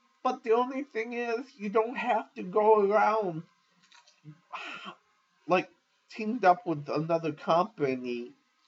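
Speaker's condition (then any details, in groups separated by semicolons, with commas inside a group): Cerebral palsy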